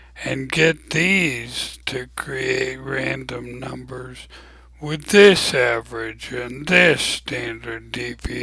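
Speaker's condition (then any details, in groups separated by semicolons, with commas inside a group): ALS; abnormally slow voice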